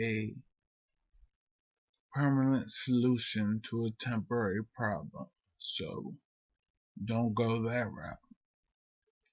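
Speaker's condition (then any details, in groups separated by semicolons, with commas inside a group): Multiple sclerosis; rambling speech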